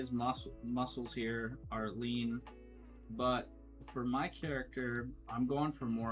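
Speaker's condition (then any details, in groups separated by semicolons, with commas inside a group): No condition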